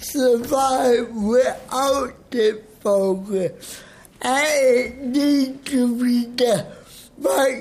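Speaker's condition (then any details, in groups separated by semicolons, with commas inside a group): Cerebral palsy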